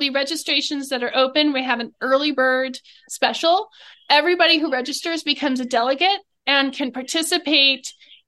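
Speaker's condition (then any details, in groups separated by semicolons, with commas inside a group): No condition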